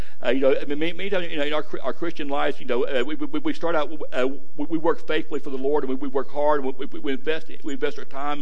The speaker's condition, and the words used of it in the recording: Stuttering. That way, if I don't stutter, it's a 25-minute message.